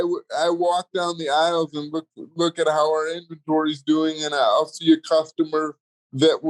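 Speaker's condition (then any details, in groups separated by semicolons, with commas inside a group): Cerebral palsy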